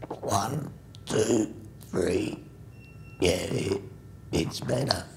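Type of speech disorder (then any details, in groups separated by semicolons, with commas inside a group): Speech with a voice prosthesis; total laryngectomy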